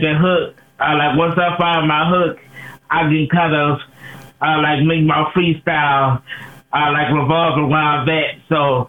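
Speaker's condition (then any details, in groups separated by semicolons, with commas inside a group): Cerebral palsy; since birth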